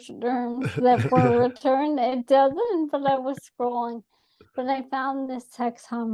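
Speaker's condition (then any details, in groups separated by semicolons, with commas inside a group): ALS; atypical case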